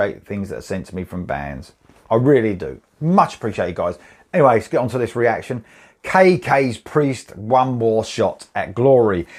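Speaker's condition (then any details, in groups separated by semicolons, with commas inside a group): No condition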